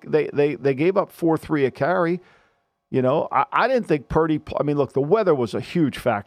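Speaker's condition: No condition

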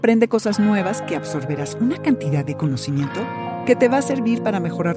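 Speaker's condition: No condition

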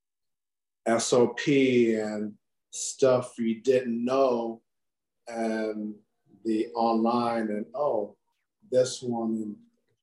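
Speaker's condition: Aphasia; aphasia caused by stroke, therapies such as occupational therapy; says cannot speak

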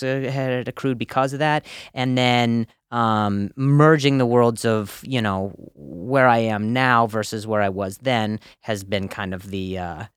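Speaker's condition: Stutter, acquired neurogenic; lost motor skill function after sleeping on a softball concussion; about 10 years since onset, ongoing speech therapy and physical therapy; fears stuttering when talking to admired comics at the Comedy Store, eases with comfort; repeated sounds, prolonged sounds

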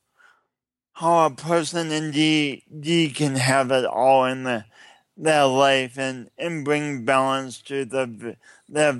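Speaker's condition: Cerebral palsy; audible throughout recording

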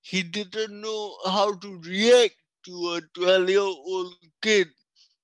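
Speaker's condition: Cerebral palsy; speech affected

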